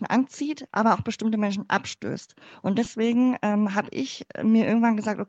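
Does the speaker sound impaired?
Yes: cleft palate; congenital, born in former GDR.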